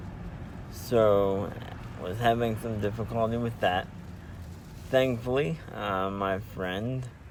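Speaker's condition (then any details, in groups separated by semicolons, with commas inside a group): Spastic diplegia cerebral palsy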